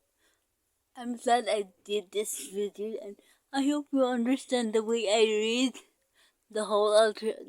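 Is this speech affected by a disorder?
Yes: cerebral palsy.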